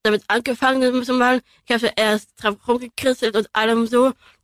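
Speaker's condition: Down syndrome; trisomy 21, three copies of chromosome 21, genetic anomaly, not an illness

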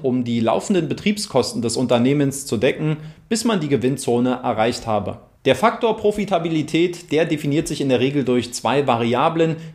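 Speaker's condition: No condition

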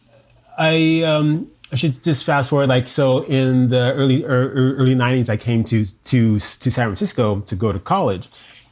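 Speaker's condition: Stutter; stutter began in childhood, raised in Oahu Hawaii, linked to witnessing domestic violence, mother and her brothers stutter; ongoing stutter; speaking felt as continual rupture, stutter heard by workshop and concert audiences; repeated sounds, repeated words

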